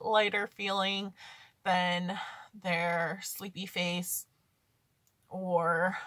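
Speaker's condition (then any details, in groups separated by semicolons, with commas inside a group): No condition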